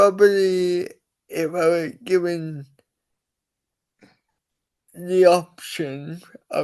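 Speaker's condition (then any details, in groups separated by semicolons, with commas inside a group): Cerebral palsy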